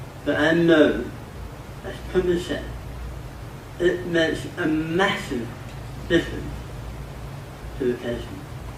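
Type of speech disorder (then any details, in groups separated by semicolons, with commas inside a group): Dysarthria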